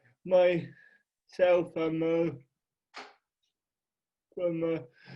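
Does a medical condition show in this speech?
Yes: cerebral palsy.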